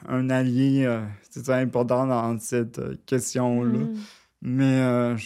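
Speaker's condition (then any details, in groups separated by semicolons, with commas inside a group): Cerebral palsy, near quadriplegia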